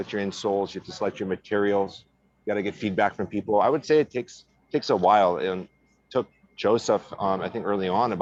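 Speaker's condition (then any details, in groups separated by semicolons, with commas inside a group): No condition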